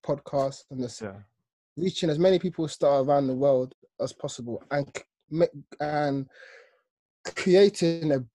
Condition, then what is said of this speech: Stuttering. I feel like right now I express myself in a better way because I'm not speaking, trying not to stutter.